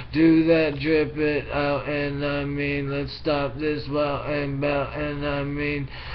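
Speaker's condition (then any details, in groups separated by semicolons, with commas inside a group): Brain injury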